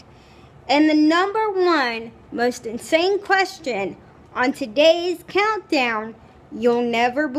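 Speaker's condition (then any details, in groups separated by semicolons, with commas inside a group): Cerebral palsy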